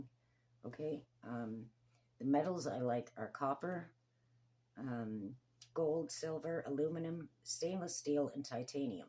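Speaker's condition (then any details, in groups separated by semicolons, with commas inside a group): No condition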